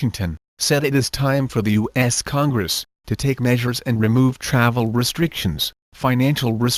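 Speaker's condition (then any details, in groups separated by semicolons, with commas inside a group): No condition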